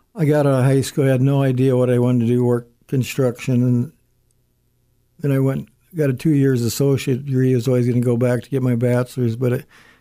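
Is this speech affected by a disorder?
Yes: Parkinson's disease; uses walker, near-death experiences; stutters and stammers.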